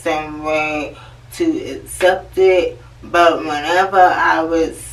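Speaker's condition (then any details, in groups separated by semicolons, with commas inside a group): Cerebral palsy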